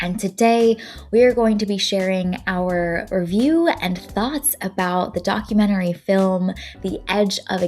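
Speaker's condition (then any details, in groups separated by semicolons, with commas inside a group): No condition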